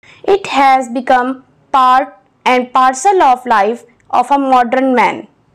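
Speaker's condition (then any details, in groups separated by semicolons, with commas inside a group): No condition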